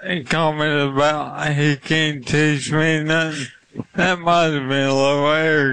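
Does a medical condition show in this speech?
Yes: ALS; limb-onset, left hand weakness first, spread through left arm, slight right leg symptoms, diagnosed at Duke.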